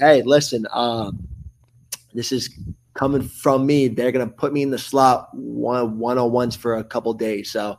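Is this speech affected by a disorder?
Yes: stutter; lifelong stutter since childhood, took 5 or 6 college public speaking courses; stutter not really showing now, per host; here repeated sounds, prolonged sounds.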